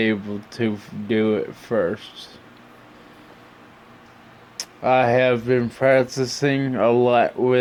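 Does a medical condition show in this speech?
Yes: brain injury (brain shearing); brain shearing, vehicle accident, tracheostomy, weak right face and throat; outpatient rehab, trach hole healing, possible TENS for face, throat; voice sounds poor, hard to sing or accentuate, weak throat.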